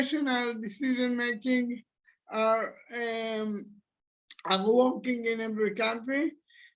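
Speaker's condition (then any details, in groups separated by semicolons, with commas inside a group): Cerebral palsy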